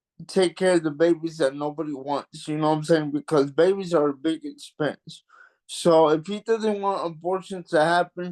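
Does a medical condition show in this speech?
Yes: cerebral palsy; mild.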